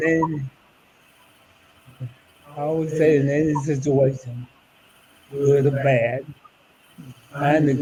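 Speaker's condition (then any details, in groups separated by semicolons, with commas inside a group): ALS; about eight years since diagnosis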